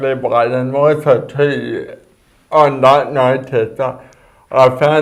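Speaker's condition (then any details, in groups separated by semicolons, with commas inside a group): Cerebral palsy; speech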